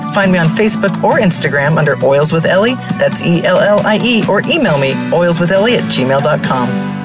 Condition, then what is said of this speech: No condition.